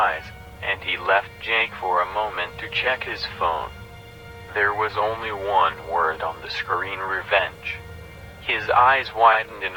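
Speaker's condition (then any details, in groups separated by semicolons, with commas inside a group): No condition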